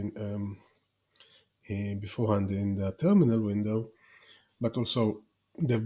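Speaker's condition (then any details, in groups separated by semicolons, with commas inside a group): No condition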